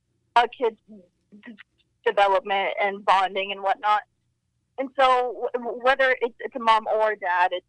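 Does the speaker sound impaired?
Yes: stuttering; stuttering attributed to childhood trauma of mother's absence; severe stuttering, fluctuates, turns on and off, sometimes mild, sometimes very bad; here repeated sounds.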